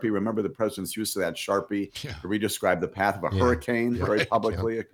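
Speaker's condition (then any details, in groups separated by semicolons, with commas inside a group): No condition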